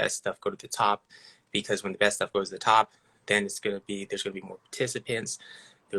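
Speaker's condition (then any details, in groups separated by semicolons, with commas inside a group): No condition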